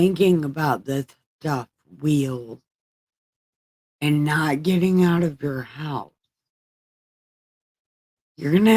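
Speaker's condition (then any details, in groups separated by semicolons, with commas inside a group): Brain injury; multiple injuries, right side numb including tongue; topic fixation, poor concentration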